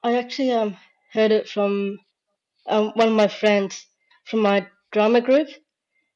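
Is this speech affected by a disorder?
Yes: Down syndrome.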